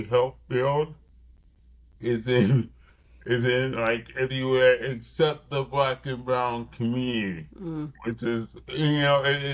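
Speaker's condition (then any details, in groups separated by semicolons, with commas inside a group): Cerebral palsy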